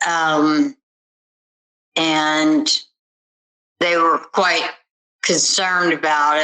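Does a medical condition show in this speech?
Yes: tardive dyskinesia.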